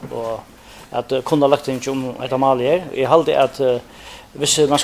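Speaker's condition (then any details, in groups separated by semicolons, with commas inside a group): No condition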